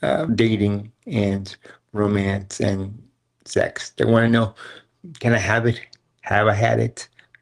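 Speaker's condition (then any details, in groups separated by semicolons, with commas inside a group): Cerebral palsy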